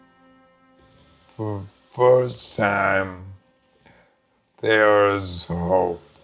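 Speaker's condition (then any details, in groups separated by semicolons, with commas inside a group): ALS; shortness of breath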